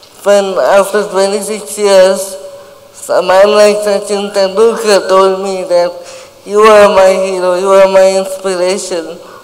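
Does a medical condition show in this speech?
Yes: cerebral palsy.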